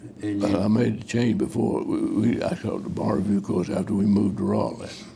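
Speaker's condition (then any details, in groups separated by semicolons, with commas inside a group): Parkinson's disease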